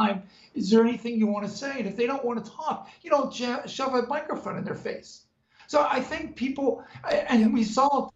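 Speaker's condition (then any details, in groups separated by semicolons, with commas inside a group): No condition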